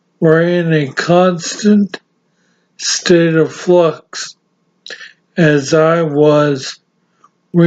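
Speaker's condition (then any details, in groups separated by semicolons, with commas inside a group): Severe brain injury; variable speech patterns defeated voice recognition software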